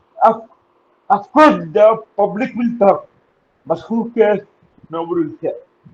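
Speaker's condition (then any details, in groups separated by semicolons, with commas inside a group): Cerebral palsy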